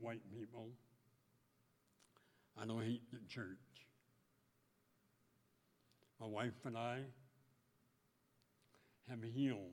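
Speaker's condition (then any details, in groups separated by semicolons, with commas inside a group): Speech impediment; 6 years of therapy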